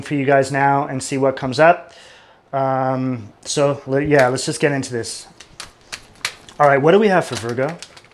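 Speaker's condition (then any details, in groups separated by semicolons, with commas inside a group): No condition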